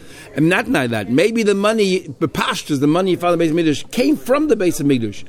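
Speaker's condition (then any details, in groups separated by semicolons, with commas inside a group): No condition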